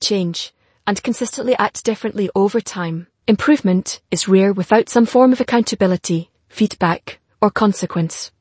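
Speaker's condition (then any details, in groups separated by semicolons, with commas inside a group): No condition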